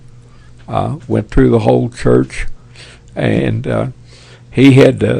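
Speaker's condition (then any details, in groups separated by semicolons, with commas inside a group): Parkinson's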